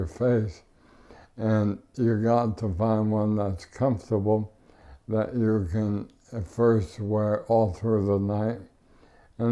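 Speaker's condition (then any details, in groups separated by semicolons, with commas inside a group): ALS; hard to exhale and clear CO2, breathing against constant pressure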